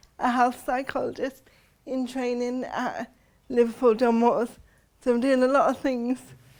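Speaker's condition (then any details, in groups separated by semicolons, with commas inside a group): Cerebral palsy; since birth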